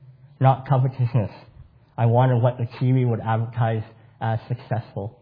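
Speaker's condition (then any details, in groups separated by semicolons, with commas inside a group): Cleft palate; congenital cleft palate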